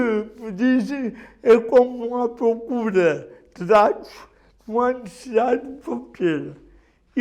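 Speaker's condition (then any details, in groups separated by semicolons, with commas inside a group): Cerebral palsy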